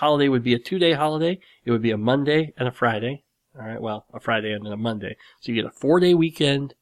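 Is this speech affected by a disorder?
Yes: cleft lip and palate; series of plastic surgeries for repair, skull bone chips grafted to reconstruct nose around age 12; nose still slightly crooked, large dent in skull at graft site.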